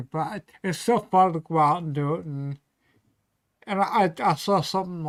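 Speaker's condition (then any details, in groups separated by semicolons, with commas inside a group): Ataxia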